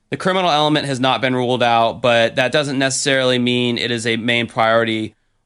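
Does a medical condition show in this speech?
No.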